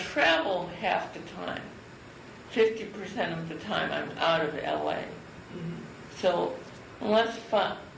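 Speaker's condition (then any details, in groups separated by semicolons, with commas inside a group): Cerebral palsy; from birth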